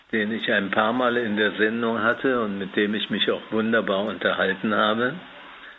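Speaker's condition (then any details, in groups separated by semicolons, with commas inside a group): Parkinson's disease; years of hand tremor holding a glass, dismissed as stage fright, diagnosed by neurologist after examination; aged 80, Professor Volkmann of Würzburg University involved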